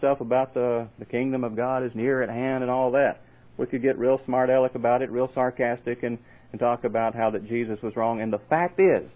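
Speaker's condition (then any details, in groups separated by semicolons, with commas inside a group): No condition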